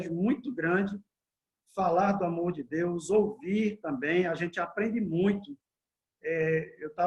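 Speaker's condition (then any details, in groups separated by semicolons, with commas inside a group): No condition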